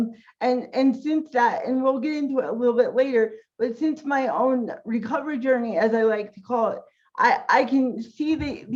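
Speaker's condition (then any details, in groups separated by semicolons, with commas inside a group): Cerebral palsy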